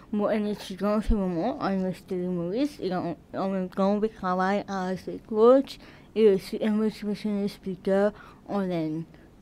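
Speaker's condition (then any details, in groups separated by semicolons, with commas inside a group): Cerebral palsy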